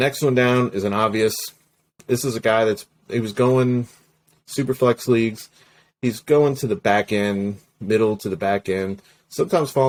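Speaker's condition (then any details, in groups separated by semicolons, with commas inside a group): No condition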